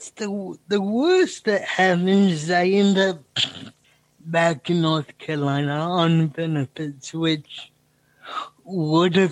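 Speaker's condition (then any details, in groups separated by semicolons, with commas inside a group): Cerebral palsy; feels picking up host's stammer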